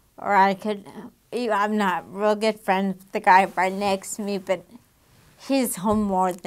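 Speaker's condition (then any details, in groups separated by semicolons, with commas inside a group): Damaged diaphragm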